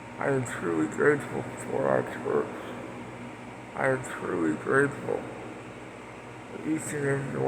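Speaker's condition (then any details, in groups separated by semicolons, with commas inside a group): Parkinson's; speech impediment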